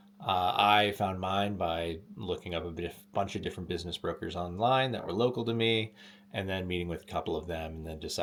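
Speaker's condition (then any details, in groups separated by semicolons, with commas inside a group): No condition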